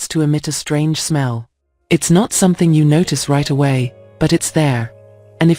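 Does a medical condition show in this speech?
No.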